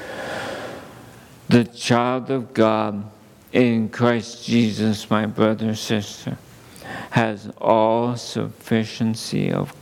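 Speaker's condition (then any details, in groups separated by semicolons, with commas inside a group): ALS; under neurologist care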